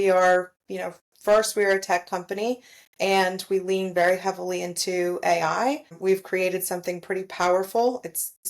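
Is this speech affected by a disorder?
No.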